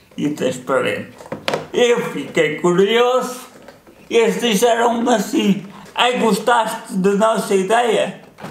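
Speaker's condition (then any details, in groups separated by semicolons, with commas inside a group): Cerebral palsy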